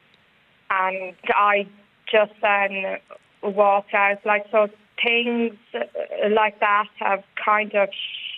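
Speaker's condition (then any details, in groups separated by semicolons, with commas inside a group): Stutter; stutter from about age 3, progressively worse with age, childhood speech therapy without benefit; age 37, severity varies by day and situation, eases as conversation goes on; stutters on words such as coke, worse under pressure or when others finish words; prolonged sounds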